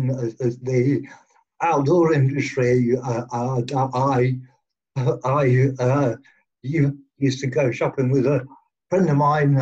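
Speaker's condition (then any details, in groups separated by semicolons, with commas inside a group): Cerebral palsy; present from birth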